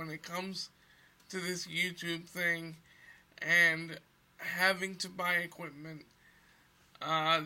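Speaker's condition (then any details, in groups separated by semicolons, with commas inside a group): Cerebral palsy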